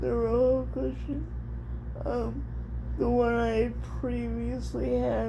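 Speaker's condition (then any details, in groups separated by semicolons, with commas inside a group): Cerebral palsy; speech somewhat affected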